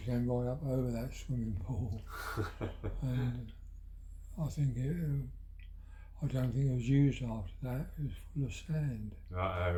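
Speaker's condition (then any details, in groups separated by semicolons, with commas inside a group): Parkinson's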